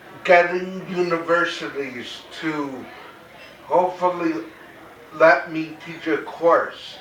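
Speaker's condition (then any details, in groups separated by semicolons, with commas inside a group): Cerebral palsy; very mild form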